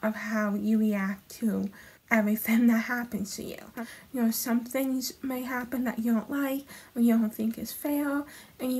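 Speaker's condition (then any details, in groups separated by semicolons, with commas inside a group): Hemiplegic cerebral palsy; right hemiplegia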